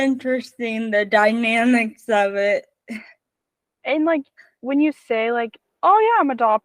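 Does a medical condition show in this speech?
Yes: spastic cerebral palsy, mixed.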